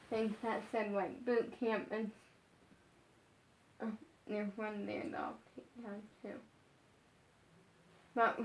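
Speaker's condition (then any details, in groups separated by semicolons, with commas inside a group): Brain injury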